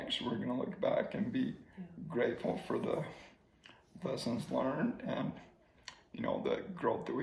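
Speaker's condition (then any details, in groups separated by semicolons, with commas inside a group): ALS; slowly progressing ALS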